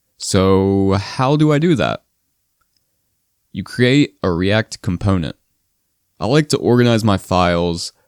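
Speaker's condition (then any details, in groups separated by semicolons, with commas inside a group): No condition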